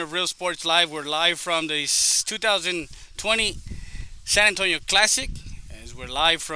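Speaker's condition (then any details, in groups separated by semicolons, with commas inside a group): No condition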